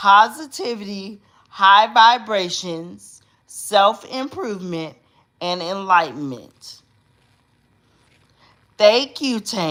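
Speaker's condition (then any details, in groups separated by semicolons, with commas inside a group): Cerebral palsy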